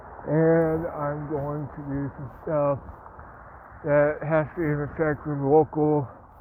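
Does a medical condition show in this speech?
Yes: Parkinson's; speech impediment.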